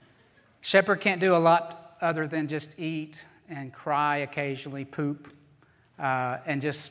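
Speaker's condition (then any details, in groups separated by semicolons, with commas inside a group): No condition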